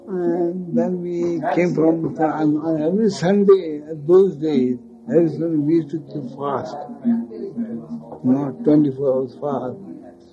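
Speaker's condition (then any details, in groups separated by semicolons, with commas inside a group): Speech loss after head injury; head injury from car accident, unconscious after accident, speech lost after accident; very difficult to utter words, heavy speech, listeners say understandable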